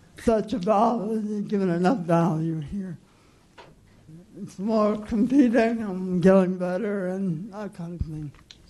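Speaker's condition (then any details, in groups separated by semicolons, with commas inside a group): Cerebral palsy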